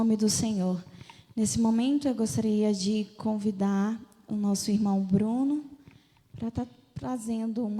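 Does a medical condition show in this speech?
No.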